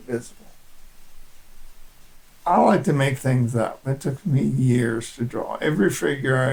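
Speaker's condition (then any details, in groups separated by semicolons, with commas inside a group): Parkinson's disease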